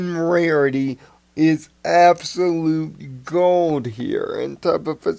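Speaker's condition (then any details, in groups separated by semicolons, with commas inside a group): Cerebral palsy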